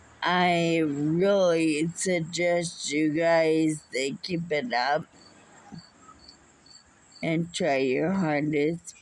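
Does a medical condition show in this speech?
Yes: muscular dystrophy; unable to walk.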